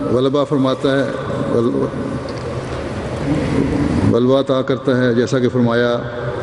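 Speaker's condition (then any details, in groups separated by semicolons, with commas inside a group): No condition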